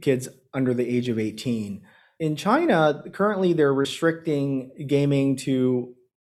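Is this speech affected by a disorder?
No.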